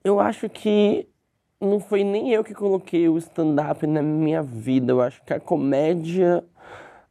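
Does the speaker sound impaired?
Yes: cleft lip; congenital cleft lip.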